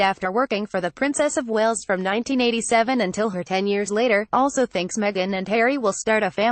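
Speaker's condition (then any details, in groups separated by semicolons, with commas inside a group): No condition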